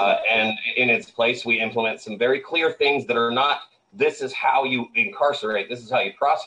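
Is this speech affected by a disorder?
No.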